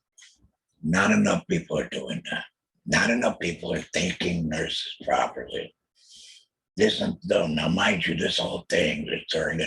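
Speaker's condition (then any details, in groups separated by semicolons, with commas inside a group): Total laryngectomy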